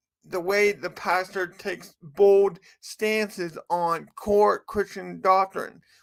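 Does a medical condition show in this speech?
Yes: cerebral palsy; from birth.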